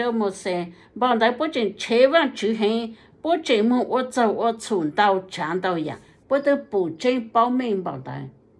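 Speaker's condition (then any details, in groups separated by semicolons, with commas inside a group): No condition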